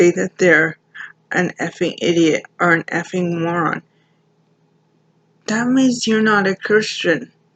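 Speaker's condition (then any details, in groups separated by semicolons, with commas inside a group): Cerebral palsy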